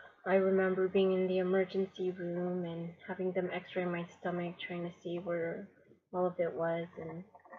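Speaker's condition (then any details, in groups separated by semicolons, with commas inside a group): No condition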